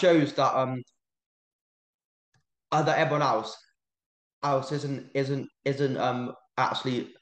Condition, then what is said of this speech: Stuttering. I find if I'm posted on socials, I am a lot more articulate, and I feel that I actually.